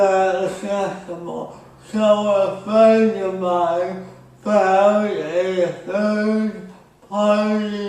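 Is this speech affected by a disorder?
Yes: speech impairment after birth surgery.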